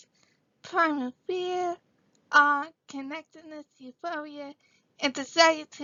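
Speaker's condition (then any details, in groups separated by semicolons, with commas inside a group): Cerebral palsy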